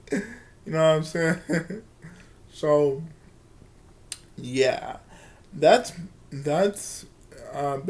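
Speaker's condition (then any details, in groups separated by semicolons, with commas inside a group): Cerebral palsy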